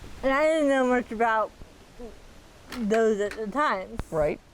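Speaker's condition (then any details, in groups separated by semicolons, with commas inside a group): Athetoid cerebral palsy, moderate; age 40, GMFCS level 3/4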